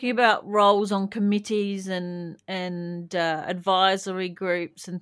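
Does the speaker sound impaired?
No.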